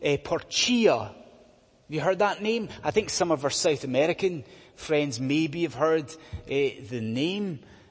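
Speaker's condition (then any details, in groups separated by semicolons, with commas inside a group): No condition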